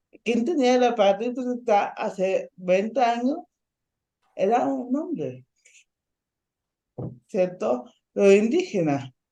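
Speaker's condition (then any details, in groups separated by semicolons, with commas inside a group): Ataxic cerebral palsy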